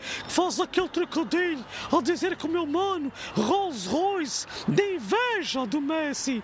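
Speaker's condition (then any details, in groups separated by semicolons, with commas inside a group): No condition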